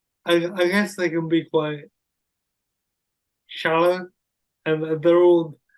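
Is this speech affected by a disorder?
Yes: cerebral palsy.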